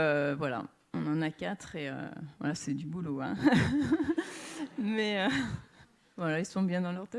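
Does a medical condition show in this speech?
No.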